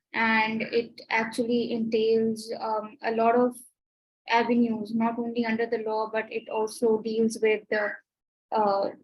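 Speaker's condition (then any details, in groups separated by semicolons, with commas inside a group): No condition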